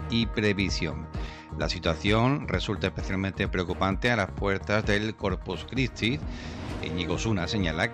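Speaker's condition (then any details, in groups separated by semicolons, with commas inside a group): No condition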